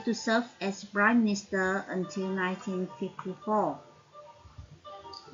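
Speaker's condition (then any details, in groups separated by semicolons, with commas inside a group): No condition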